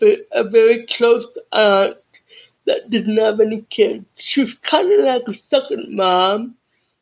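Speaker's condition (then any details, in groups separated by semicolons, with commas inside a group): Deafness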